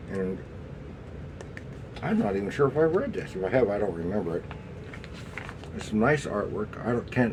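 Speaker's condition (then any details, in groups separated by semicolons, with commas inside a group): No condition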